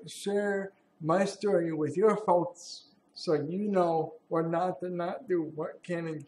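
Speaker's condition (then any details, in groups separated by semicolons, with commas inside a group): Cerebral palsy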